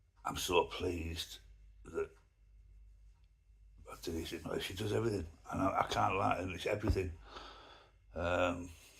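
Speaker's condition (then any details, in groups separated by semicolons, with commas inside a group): Myasthenia gravis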